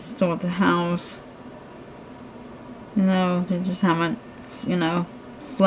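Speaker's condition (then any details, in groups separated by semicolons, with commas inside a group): Cerebral palsy; hands affected, shaking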